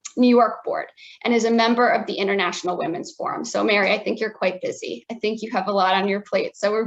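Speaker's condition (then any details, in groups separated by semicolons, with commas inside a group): No condition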